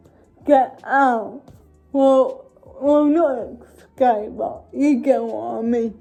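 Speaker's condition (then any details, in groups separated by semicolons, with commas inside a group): Cerebral palsy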